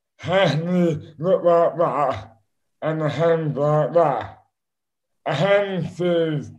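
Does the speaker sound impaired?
Yes: dystonia; neurological movement disorder, caused by repeated rugby concussions and head knocks, affects speech and hands; diagnosed at national neurological hospital London after five years undiagnosed, five days of testing; slurred speech as first symptom, hands later involuntarily affected.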